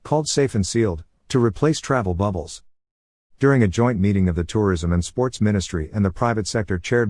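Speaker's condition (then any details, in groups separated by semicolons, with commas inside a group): No condition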